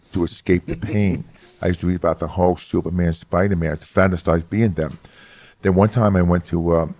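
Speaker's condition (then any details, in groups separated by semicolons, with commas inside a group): Hearing loss; severe speech impediment since childhood, very monotone speech, studied phonetics for inflection, improved over years, new york accent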